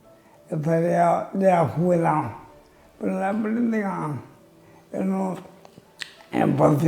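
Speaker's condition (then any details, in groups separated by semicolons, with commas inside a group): Amyotrophic lateral sclerosis (ela)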